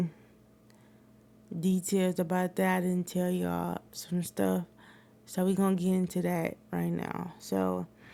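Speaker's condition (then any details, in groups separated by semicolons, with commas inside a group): Cerebral palsy; wheelchair user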